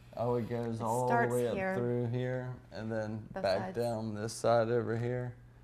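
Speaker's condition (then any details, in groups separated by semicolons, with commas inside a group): ALS; legs, arms and hands affected; quick progression, spastic legs, weak arms and hands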